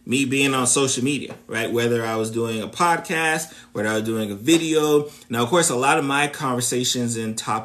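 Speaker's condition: No condition

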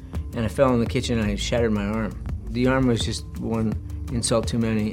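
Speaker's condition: Parkinson's disease; young onset Parkinson's, diagnosed at 29, about 30 years with disease, spinal tumor surgery, relearned walking; fall shattered arm after spinal surgery

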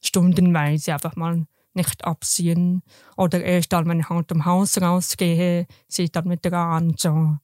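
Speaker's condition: Deafness; congenital profound hearing loss to deafness, detected at age one in hospital, later cochlear implant; wears hearing aids or cochlear implants with magnetic coil, can hear music, learning sign language; raised oral, intensive hearing and speech therapy, lip reading, felt therapist's vibrations to learn sounds

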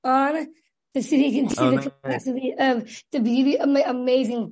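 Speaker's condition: Down syndrome; developmental disability from birth

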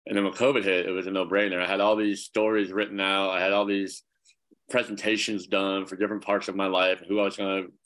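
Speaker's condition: Cleft palate; congenital, severe

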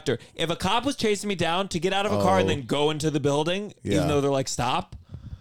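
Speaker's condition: No condition

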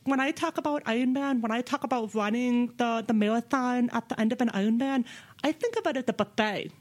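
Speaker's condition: Deafness; speaks with own voice

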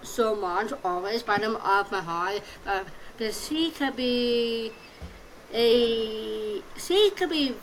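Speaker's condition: Down syndrome; congenital, present since birth

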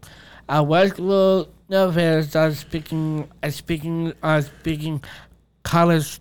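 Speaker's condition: Down syndrome; heart defect with two holes

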